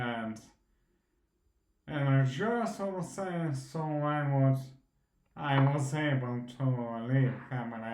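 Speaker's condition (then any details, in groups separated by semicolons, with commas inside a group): Primary progressive multiple sclerosis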